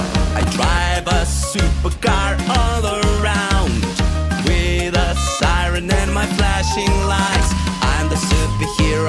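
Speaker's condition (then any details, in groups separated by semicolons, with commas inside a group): No condition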